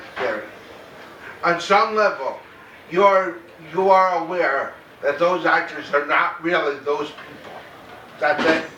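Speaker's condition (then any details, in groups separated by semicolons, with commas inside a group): Cerebral palsy, mild; mainly affects speech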